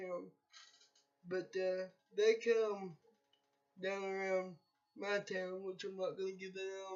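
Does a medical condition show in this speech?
Yes: cerebral palsy.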